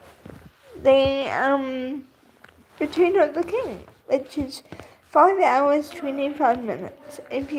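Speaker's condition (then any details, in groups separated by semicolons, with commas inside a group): Cerebral palsy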